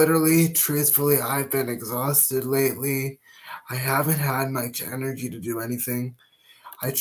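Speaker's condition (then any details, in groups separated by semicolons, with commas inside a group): Cerebral palsy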